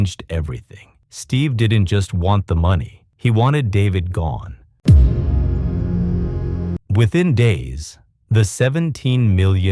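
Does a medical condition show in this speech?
No.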